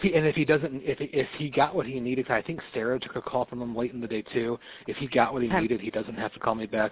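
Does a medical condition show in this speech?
No.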